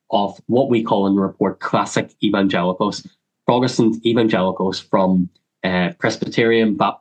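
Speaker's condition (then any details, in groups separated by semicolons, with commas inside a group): Cleft lip and palate; much speech therapy in childhood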